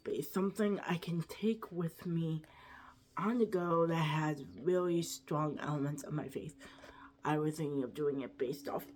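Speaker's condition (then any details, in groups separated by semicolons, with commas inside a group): Cerebral palsy, quadriplegic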